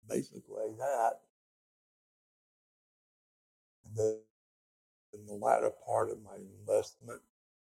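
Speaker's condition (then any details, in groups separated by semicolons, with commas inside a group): Speech impediment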